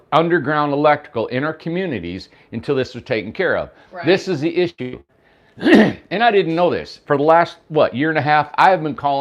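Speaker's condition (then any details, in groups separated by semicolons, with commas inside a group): No condition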